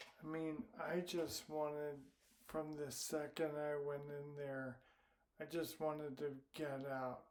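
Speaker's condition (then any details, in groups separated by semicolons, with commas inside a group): Primary lateral sclerosis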